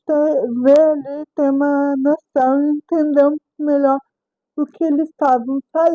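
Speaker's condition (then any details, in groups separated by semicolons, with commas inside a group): Cerebral palsy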